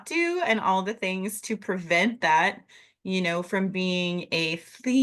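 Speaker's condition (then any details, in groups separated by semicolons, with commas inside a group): No condition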